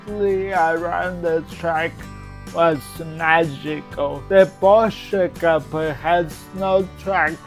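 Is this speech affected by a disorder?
Yes: cerebral palsy; present from birth.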